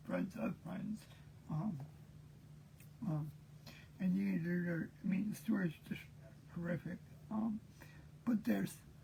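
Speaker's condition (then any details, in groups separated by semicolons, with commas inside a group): Cerebral palsy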